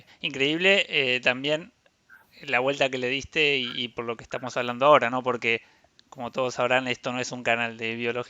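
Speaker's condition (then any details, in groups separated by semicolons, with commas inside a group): No condition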